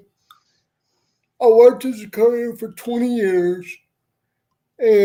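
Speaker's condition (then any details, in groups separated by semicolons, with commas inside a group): Cerebral palsy; uses wheelchair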